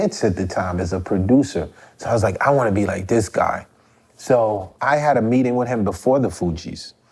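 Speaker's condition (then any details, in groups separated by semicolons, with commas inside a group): No condition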